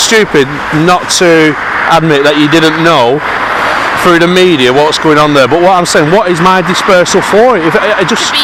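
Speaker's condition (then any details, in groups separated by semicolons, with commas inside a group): No condition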